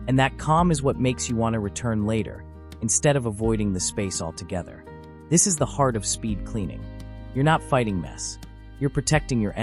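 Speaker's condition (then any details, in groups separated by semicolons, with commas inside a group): No condition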